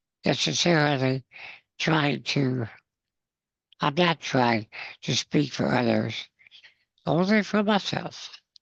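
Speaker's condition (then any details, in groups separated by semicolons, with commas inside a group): Spinal muscular atrophy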